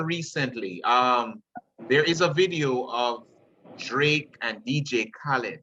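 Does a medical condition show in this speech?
No.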